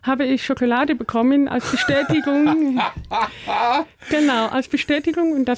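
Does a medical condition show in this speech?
Yes: deafness; learned speaking as child using balloons, speaks well, better than many deaf people.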